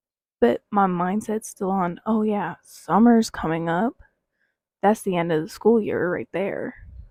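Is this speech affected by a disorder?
No.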